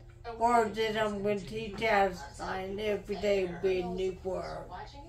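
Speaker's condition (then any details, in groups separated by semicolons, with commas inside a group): Traumatic brain injury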